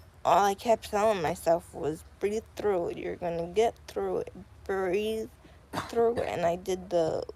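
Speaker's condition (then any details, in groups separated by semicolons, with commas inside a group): Cerebral palsy; sounds out of breath after therapy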